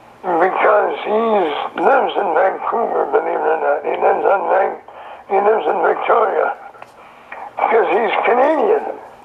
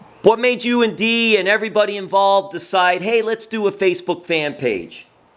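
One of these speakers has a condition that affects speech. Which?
The first: throat cancer; survivor, radiation treatments; voice described as practically gone.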